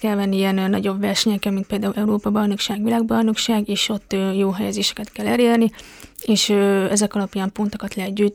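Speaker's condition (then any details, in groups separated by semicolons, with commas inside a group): Deafness; congenital, found at age one, device with surgery at 2.5, eight ear operations (3 left, 5 right) until ten; tried signing with Japanese sign-language users at the competition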